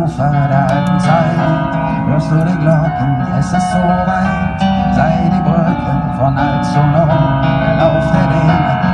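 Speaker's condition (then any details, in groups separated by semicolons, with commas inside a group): No condition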